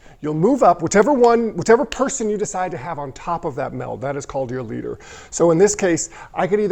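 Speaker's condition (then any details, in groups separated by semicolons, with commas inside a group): No condition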